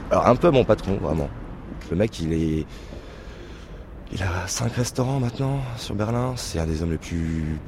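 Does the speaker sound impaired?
No.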